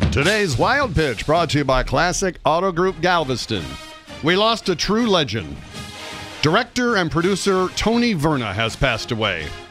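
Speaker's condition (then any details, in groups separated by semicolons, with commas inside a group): No condition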